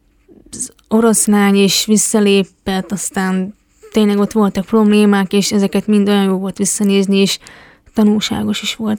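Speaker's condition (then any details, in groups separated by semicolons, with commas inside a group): Hearing impairment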